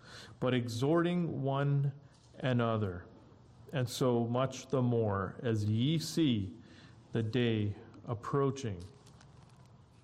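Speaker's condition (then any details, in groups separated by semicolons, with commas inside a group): No condition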